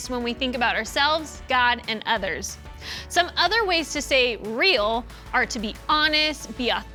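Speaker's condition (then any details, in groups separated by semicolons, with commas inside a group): No condition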